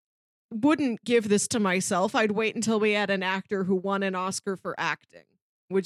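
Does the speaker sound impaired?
No.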